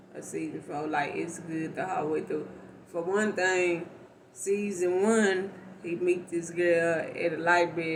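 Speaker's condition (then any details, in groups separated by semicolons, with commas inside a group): Cerebral palsy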